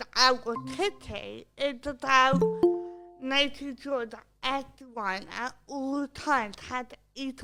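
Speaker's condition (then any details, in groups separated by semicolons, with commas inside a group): Cerebral palsy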